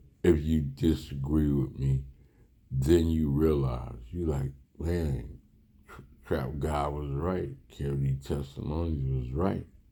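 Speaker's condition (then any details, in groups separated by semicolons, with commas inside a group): Slurred speech; still slurs words occasionally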